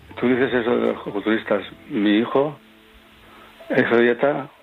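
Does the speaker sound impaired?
Yes: Parkinson's; takes medication against Parkinson's.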